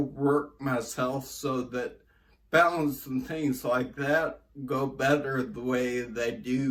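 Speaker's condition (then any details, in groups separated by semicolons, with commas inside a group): Brain injury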